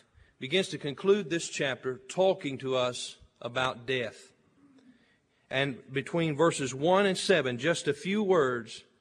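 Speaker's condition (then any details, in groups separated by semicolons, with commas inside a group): No condition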